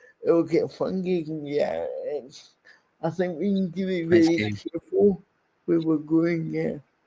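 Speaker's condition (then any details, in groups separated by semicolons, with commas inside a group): Cerebral palsy; speech impairment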